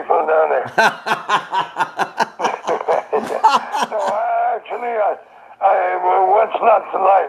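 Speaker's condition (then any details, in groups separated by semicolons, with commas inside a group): Throat cancer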